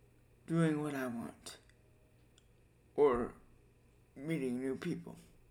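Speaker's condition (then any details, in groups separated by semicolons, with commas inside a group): Cerebral palsy; spastic quadriplegia cerebral palsy, body very spastic and tight, daily wheelchair use, cannot stand long unassisted; age 28, relies on others for many things; breathes on own without any support, eats and feeds self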